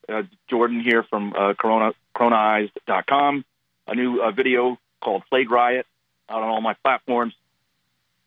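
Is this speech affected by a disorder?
No.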